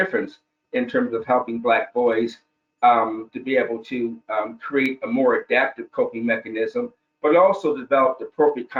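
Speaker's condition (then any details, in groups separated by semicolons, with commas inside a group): No condition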